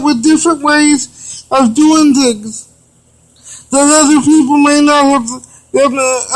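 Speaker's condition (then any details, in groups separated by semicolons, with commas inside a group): Cerebral palsy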